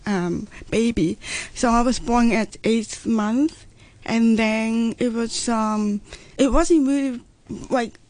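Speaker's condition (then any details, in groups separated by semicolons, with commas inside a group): Profound deafness, congenital profound hearing loss; profound hearing loss from premature birth at eight months, not genetic, diagnosed near age one; speech therapy from age one, weekly speech training, daily training by mother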